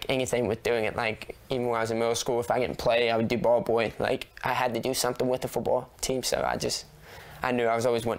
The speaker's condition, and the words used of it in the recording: Deafness. If he would say a word wrong, I'd correct him, and I still do.